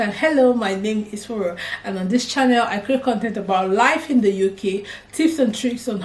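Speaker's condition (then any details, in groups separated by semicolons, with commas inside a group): No condition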